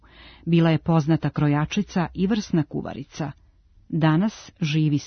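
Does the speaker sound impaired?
No.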